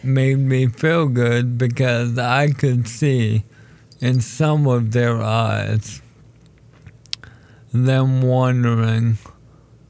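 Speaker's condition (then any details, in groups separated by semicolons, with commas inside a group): ALS; diagnosed almost 4 years ago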